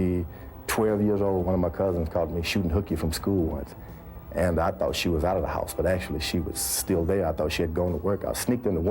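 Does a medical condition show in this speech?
No.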